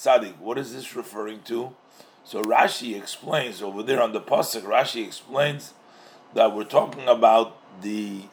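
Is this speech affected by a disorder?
No.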